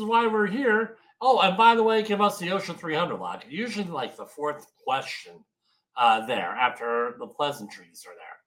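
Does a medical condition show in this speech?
Yes: bilateral cleft lip and palate; from birth.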